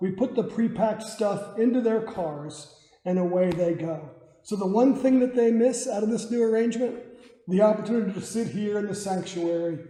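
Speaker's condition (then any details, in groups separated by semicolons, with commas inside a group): No condition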